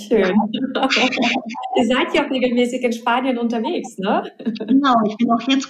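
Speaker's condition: No condition

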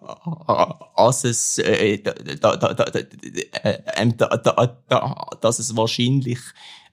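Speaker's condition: Stuttering; stuttering since about age three and a half, tried an official therapy form; stutters in certain situations, not stress-related, worse when listener seems uncomfortable, sings fluently; repeated sounds, prolonged sounds, blocks

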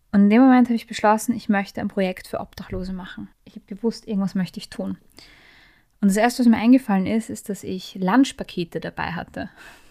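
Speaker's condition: No condition

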